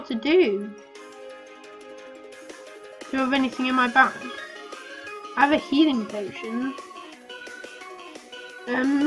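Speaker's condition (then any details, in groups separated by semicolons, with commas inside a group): No condition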